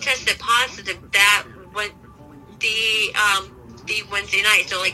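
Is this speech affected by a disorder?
Yes: aphasia and traumatic brain injury; stroke survivor, nystagmus in both eyes, right-eye contact lens blocking vision; current covid-19 infection despite two shots and booster, poor appetite, smell and taste intact.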